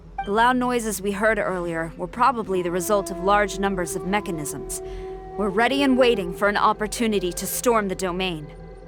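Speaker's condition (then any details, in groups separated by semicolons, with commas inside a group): No condition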